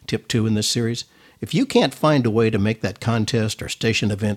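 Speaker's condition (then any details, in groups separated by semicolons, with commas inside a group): No condition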